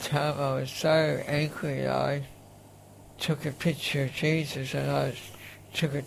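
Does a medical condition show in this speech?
Yes: facioscapulohumeral muscular dystrophy, facioscapulohumeral (FSHD); early prognosis life to 14-19.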